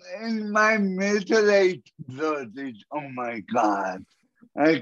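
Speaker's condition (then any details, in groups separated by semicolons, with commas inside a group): Cerebral palsy; cerebral palsy from birth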